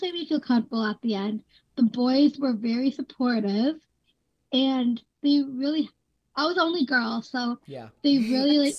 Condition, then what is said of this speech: Down syndrome. My mom tells me all the time that I speak fast, so I don't know if I am or not.